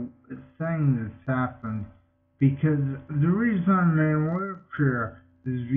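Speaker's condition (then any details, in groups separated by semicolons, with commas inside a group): Multiple sclerosis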